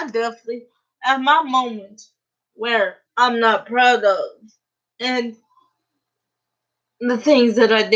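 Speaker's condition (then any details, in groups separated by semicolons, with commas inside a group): Cerebral palsy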